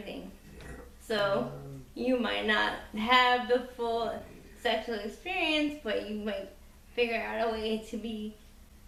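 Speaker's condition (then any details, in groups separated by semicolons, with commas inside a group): Cerebral palsy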